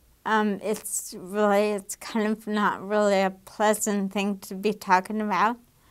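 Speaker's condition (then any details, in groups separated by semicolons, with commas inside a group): Damaged diaphragm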